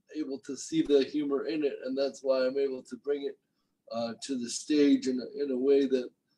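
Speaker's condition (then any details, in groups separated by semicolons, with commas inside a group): Cerebral palsy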